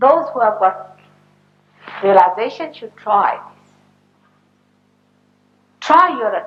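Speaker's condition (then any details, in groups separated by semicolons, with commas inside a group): No condition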